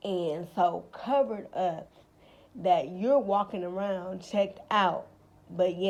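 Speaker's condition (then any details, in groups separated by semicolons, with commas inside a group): Cerebral palsy, spastic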